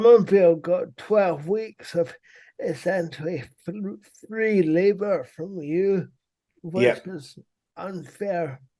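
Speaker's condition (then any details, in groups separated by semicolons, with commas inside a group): Cerebral palsy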